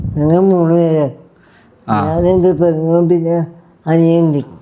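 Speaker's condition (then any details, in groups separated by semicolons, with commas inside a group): Cerebral palsy; present from birth, electric wheelchair, weak right hand; cannot walk alone, needs lifting and daily help; slight lack of clarity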